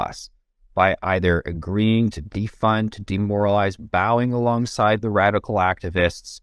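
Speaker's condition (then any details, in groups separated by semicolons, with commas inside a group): No condition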